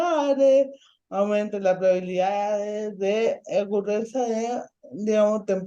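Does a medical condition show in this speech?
Yes: ataxic cerebral palsy.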